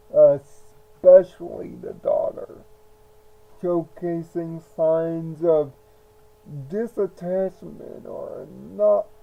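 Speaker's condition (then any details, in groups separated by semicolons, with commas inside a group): Cerebral palsy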